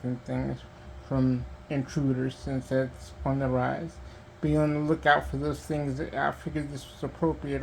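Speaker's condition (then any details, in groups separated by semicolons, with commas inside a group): Cerebral palsy; diplegia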